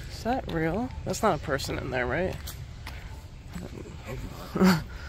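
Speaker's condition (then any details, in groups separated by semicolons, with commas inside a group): No condition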